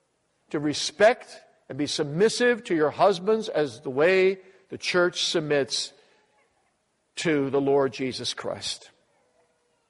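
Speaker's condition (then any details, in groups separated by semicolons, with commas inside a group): No condition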